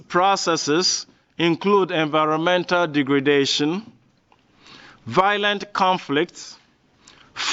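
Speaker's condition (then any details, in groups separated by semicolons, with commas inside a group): No condition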